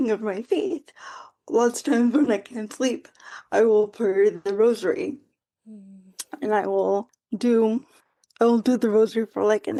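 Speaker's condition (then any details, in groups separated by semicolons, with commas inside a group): Quadriplegic cerebral palsy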